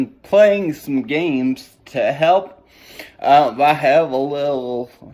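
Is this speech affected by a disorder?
Yes: brain injury.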